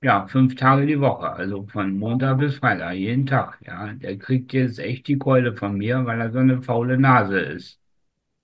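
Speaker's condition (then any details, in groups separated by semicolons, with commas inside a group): Spastic tetraparesis; from birth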